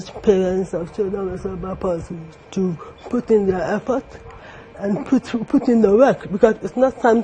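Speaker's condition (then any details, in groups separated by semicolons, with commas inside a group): Cerebral palsy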